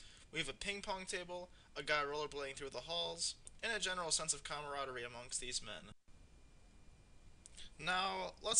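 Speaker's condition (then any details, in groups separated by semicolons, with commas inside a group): No condition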